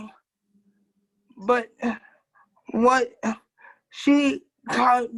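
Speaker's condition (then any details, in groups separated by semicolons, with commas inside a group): Cerebral palsy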